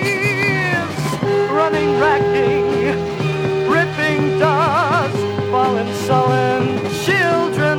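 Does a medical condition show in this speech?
No.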